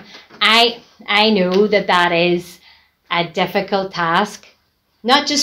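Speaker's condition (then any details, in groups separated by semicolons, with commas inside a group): No condition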